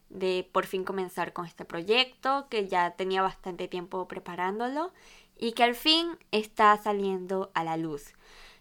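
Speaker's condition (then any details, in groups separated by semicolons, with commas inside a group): Cleft lip and palate; two operations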